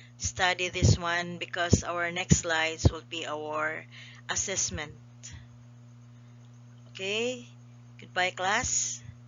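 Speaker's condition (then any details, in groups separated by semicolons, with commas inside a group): No condition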